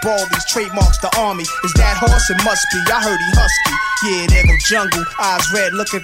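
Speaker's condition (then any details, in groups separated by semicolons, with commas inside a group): No condition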